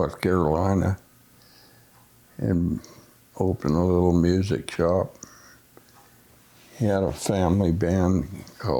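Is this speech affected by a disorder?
Yes: essential tremor.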